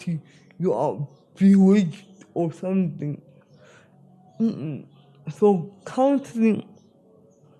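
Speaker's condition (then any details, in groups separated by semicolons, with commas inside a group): Spastic cerebral palsy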